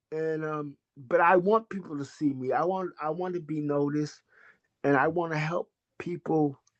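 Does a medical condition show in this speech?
Yes: cerebral palsy.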